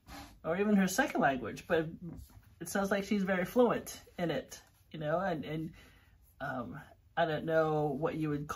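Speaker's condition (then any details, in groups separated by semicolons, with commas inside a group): No condition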